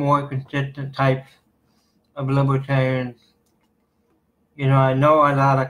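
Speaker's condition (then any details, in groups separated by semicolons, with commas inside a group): Cerebral palsy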